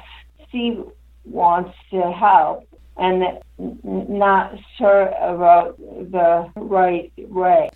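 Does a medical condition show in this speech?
Yes: expressive aphasia after stroke; severe near-fatal stroke, initial left-side paralysis, total speech loss, melodic intonation therapy Boston, eight years therapy; eight and a half years post stroke, regular therapy days, physical limitations, one hand not working; slow speech, word-finding difficulty, clear thoughts, aphasia in writing, types left-handed or dictates via Siri.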